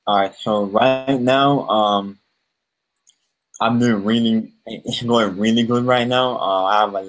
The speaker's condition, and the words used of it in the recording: Cleft palate. You know, I was born with cleft palate, like a speech impediment, and that still didn't hold me back from, you know what I mean, doing it.